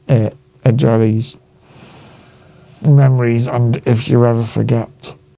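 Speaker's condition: Duchenne muscular dystrophy; painful breathing in

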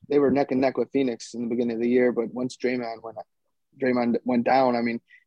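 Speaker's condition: No condition

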